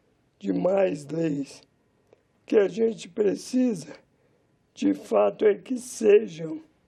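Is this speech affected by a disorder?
Yes: amyotrophic lateral sclerosis.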